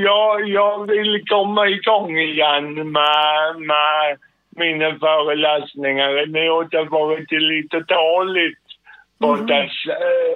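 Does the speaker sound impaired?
Yes: cerebral palsy; sudden involuntary jerks.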